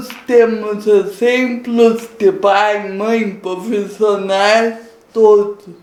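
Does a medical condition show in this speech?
Yes: cerebral palsy; impaired diction.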